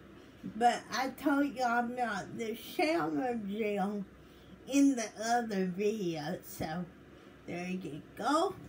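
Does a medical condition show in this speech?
Yes: cerebral palsy.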